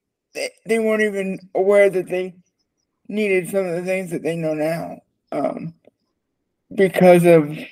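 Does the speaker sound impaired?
Yes: cerebral palsy; since childhood.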